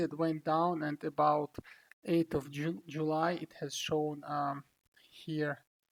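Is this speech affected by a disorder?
No.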